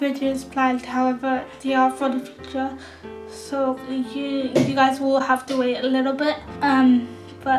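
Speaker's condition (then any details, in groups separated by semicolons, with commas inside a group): Cerebral palsy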